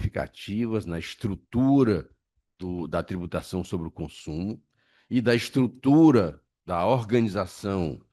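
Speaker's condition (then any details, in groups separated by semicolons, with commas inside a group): No condition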